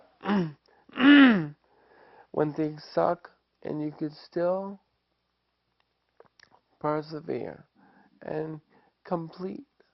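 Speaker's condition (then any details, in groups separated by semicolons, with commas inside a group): ALS; after diagnosis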